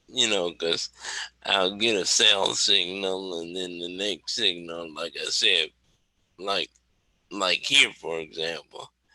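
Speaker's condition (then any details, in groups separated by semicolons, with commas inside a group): Cerebral palsy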